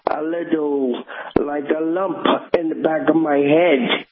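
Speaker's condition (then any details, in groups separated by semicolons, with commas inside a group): Cerebral palsy; present from birth, diagnosed at 6 months, lump at back of head found by mother, could not lie on back, predicted never to walk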